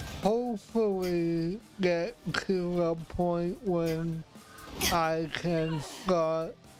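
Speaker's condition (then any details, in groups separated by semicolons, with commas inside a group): Cerebral palsy; affects voice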